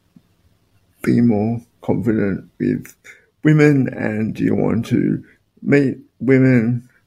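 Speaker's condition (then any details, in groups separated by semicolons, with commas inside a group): Spastic quadriplegic cerebral palsy; all four limbs affected, purely physical, no intellectual component, motorized wheelchair as main mobility aid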